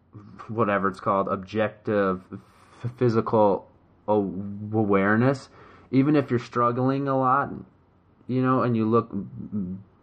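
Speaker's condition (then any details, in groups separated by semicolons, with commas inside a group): Stuttering; hidden until about 4-5 years ago, now openly stutters; stuttered a lot over recent weekend, less after drinking; repeated sounds, prolonged sounds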